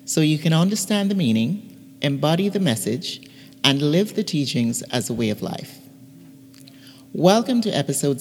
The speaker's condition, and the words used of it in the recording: None; typical speech.